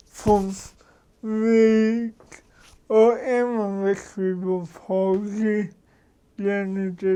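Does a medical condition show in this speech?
Yes: cerebral palsy.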